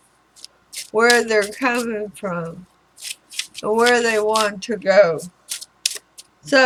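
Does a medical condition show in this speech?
Yes: throat cancer radiation damage.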